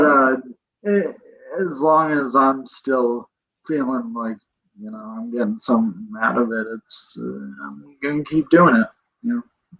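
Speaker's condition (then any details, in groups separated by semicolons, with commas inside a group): Cerebral palsy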